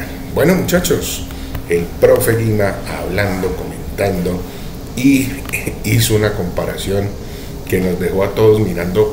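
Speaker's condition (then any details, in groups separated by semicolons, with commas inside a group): No condition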